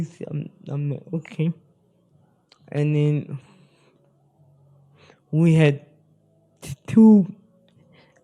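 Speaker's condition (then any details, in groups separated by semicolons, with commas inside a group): Spastic cerebral palsy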